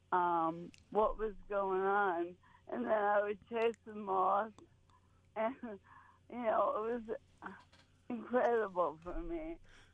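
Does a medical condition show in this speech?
Yes: ALS; terminal, symptoms from early 2023, diagnosed after at least six months, walking distance steadily declining; great difficulty speaking, speech garbled, still talking and swallowing food.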